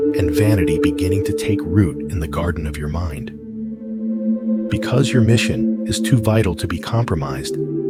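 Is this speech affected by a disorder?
No.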